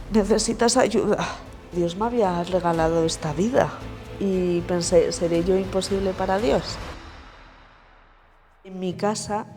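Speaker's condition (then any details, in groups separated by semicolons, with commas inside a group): No condition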